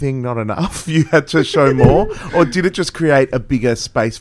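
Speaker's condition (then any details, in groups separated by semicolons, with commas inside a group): No condition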